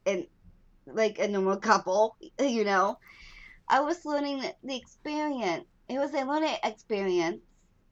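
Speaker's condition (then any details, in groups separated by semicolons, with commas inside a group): Down syndrome; lifelong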